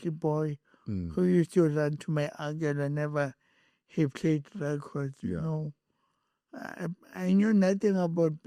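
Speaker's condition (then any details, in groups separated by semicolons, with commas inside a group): Cerebral palsy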